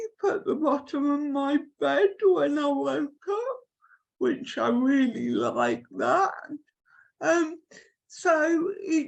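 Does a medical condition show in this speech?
Yes: cerebral palsy.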